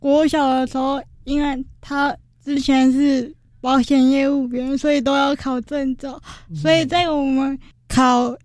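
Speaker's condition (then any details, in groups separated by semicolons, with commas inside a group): Cerebral palsy; spastic type, premature birth, stiff thighs, diagnosed at 星光医院, childhood acupuncture five-six years, herbal baths; voice described by host as very young-sounding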